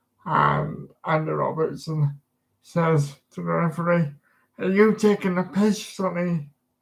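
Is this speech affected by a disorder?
Yes: disability affecting speech.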